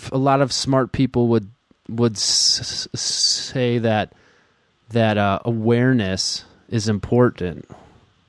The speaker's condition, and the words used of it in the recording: Stuttering. I am getting into some blocks, I'm trying to modify them a bit to make them a little easier.